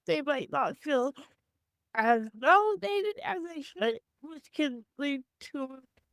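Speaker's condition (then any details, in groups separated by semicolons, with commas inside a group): Cerebral palsy; from birth; had speech therapy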